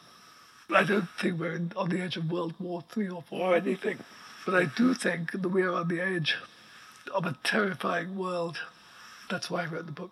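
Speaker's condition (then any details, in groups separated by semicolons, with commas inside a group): ALS; breathes with respirator apparatus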